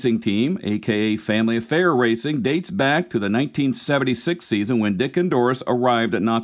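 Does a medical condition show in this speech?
No.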